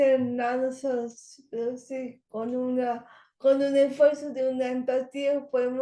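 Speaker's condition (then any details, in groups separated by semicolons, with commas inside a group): Cerebral palsy; language areas of brain affected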